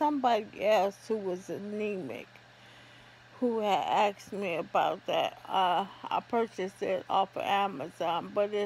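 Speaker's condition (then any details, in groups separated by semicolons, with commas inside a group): ALS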